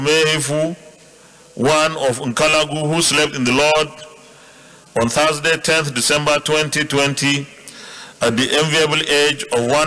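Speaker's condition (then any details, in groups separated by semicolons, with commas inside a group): No condition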